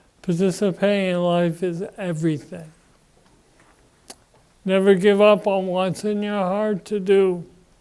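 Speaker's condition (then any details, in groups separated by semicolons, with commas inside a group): Parkinson's disease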